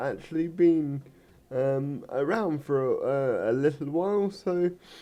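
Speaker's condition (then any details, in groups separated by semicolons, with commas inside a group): Cerebral palsy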